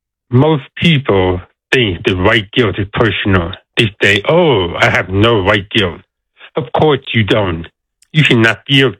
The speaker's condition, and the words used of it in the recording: Deafness. And I am deaf, so I have a deaf accent.